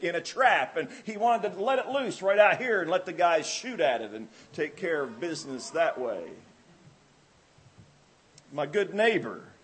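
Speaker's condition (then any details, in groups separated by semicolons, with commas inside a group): No condition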